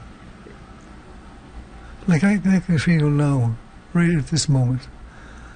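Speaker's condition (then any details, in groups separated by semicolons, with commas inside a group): Parkinson's disease; takes levodopa, cognitive effects, lost sense of smell, walks with walker, no stoop or walking freezing; speech harder to hear over last couple of weeks, hard to find words; word-finding difficulty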